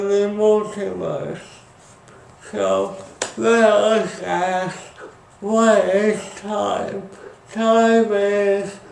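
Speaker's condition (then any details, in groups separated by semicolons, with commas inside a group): Speech impairment after birth surgery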